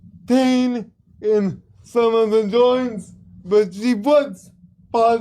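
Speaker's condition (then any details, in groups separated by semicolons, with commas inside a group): Cerebral palsy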